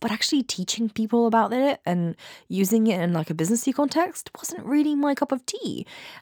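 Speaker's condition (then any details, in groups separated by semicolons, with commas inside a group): No condition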